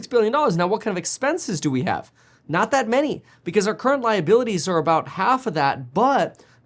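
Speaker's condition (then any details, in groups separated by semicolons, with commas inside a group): No condition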